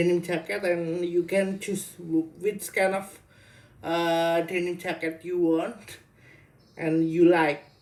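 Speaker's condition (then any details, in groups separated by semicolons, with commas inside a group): Cerebral palsy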